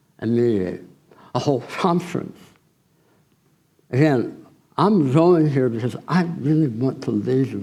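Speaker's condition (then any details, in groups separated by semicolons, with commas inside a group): Tongue cancer surgery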